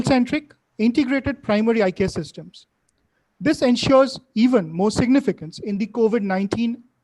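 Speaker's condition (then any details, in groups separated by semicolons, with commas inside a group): No condition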